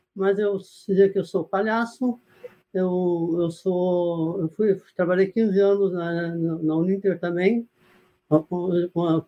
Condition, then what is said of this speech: Parkinson's disease. Estou meio assim travadinho, mas é por pouco tempo, é porque eu sou portador de Parkinson